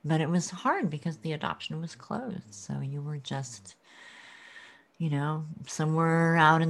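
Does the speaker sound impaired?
Yes: cleft lip and palate.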